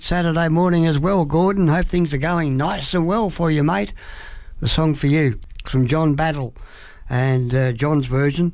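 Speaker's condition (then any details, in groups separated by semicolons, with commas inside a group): No condition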